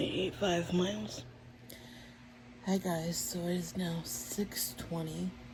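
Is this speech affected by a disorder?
Yes: cerebral palsy; wheelchair user.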